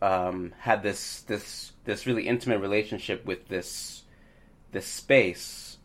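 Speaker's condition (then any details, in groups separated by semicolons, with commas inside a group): Stuttering; onset at age 4 or 5, considered without cure, lifelong; age 36, about 31 years since onset; stutter less evident when singing, stutters articulating saxophone notes, especially on downbeats with others; repeated words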